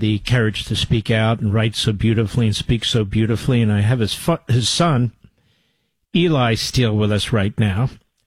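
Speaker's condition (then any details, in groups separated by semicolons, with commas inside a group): No condition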